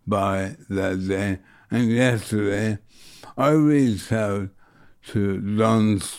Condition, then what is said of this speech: ALS (motor neuron disease). It's easy to understand everything that you're saying.